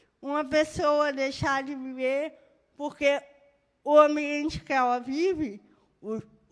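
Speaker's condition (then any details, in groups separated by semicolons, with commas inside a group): Cerebral palsy; birth brain injury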